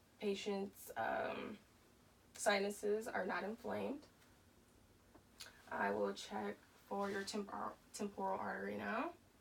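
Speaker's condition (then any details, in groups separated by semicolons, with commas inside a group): No condition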